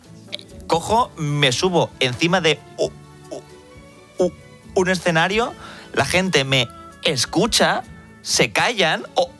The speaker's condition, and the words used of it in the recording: Stuttering. Porque yo controlo más o menos algo mi tartamudez, pero hay a veces que se